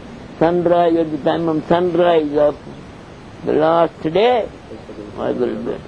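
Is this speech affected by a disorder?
Yes: deafness; cannot hear audience questions; long fluent English story narration, questions from listeners not taken.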